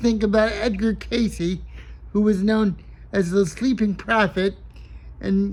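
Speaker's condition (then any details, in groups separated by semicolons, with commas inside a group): Cerebral palsy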